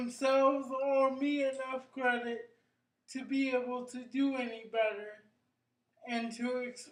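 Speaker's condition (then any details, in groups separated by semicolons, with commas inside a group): Cerebral palsy; brain injury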